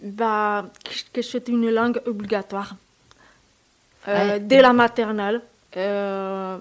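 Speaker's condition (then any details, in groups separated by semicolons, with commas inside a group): Hard of hearing; uses sign language (LSF) for communication, would need an interpreter; did not fully understand the discussion, says LSF interpreters needed for information access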